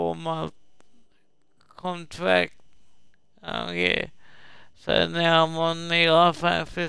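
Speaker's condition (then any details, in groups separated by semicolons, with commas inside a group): Cerebral palsy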